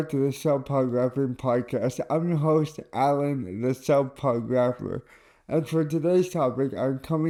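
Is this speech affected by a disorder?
Yes: cerebral palsy; lack of oxygen at birth; diagnosed in infancy, walked at age four.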